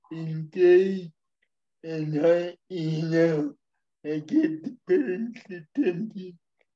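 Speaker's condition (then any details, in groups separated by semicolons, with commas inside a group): Speech impairment; speech not perfect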